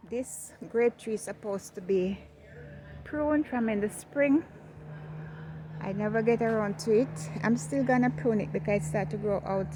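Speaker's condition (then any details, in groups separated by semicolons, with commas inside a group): No condition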